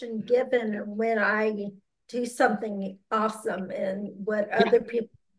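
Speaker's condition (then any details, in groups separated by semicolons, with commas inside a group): Aphasia and ataxia; progressive ataxia; currently doing well; cannot always pick out needed words, hard to clearly express ideas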